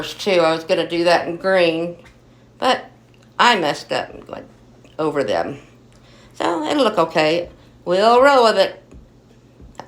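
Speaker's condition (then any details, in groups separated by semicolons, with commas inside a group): No condition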